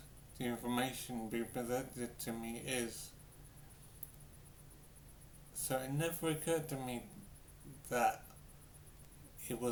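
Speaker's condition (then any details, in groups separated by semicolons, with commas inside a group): Brain injury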